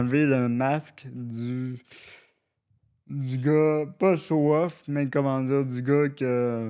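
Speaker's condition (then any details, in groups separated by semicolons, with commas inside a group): Cerebral palsy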